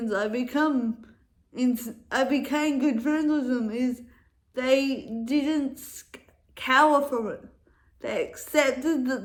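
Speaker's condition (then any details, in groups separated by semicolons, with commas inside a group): Cerebral palsy; affects walking and speech, dribbling, falls; childhood speech therapy, speaking takes concentration, mostly speaks well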